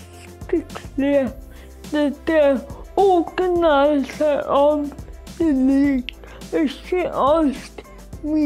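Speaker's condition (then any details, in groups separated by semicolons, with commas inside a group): Cerebral palsy; severe physical impairment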